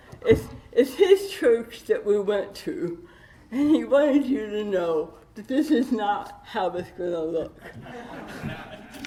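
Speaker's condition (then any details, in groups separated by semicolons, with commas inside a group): Cerebral palsy with dystonia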